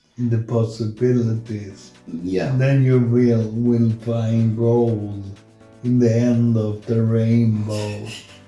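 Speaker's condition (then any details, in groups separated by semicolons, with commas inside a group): Multiple sclerosis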